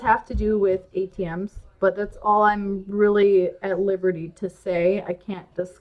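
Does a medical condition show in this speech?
No.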